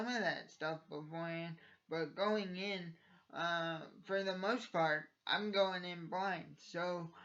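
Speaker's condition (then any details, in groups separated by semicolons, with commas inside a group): Cerebral palsy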